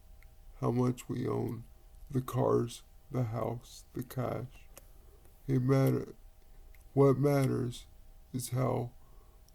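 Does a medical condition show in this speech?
Yes: cerebral palsy; quadriplegic.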